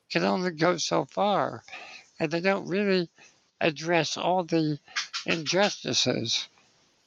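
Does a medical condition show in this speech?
Yes: spinal muscular atrophy; congenital, muscle weakness, wheelchair use whole life.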